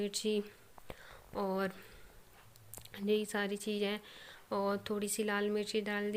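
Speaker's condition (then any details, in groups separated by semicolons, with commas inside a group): No condition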